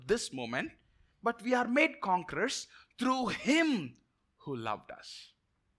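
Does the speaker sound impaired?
No.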